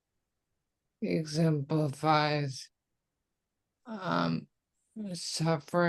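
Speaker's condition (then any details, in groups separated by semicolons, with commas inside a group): Multiple sclerosis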